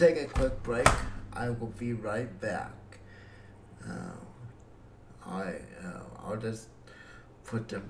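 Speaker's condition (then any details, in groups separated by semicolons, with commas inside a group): Cerebral palsy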